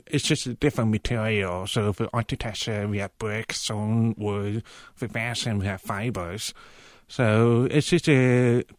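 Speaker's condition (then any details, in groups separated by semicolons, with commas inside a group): Profound deafness; cochlear implants received at age 18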